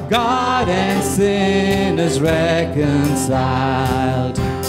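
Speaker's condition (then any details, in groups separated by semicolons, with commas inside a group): No condition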